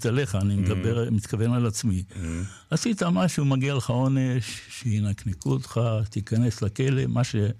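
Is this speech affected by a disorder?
Yes: Parkinson's disease.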